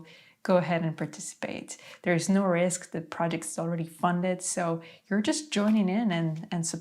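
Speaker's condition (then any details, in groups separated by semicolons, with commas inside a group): No condition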